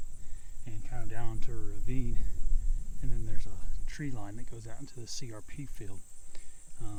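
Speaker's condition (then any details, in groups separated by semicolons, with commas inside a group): No condition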